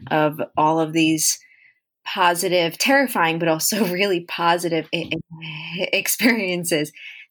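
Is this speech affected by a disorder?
No.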